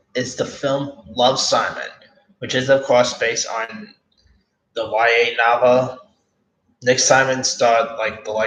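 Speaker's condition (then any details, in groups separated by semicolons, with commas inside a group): No condition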